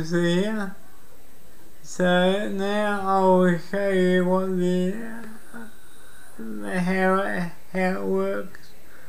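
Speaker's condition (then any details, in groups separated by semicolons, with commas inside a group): Cerebral palsy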